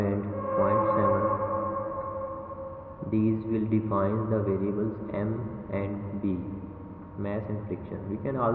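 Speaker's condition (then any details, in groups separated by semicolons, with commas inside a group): No condition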